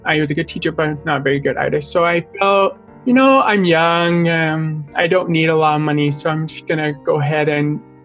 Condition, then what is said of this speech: Deafness. And my speech is okay. I still have an accent, but I've been doing speech therapy for years.